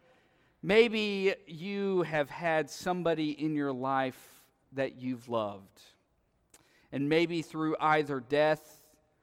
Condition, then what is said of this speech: None; typical speech.